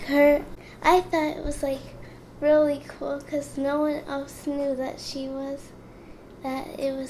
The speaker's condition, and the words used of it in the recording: Cerebral palsy. Like, it's kind of hard to, like, say what I want them to sound like out loud.